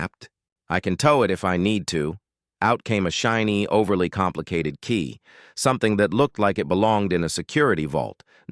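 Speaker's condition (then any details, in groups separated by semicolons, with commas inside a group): No condition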